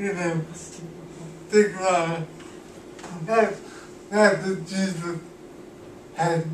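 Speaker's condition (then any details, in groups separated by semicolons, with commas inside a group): Cerebral palsy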